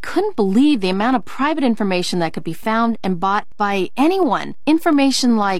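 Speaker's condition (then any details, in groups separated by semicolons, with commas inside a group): No condition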